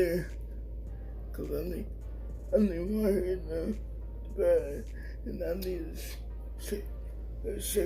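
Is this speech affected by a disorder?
Yes: cerebral palsy.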